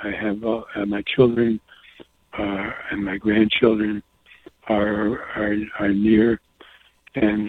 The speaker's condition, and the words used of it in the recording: Parkinson's disease. My voice I'm losing my voice.